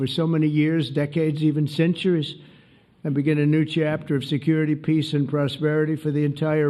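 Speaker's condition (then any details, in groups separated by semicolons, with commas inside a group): No condition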